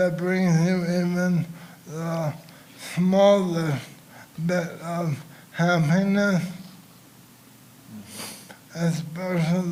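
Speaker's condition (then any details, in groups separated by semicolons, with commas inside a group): ALS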